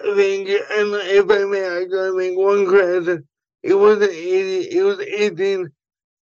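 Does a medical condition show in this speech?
Yes: cerebral palsy; voice affected once in a while.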